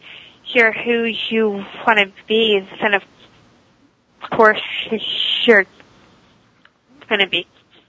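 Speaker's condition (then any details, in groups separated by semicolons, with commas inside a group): Stuttering; very severe third grade, worse high school, speakeasy from Dr. John Haskell, speech therapy helped core; moderate, occasional speakeasy in-ear delayed auditory feedback device, not worn on show; device cuts stuttering about 95%, still stutters at sentence onset, worse around unfamiliar people, sometimes avoids talking; blocks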